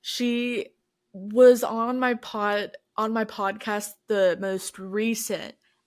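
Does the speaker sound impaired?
Yes: stuttering; attended speech therapy; stutters more on hard speaking days; here prolonged sounds.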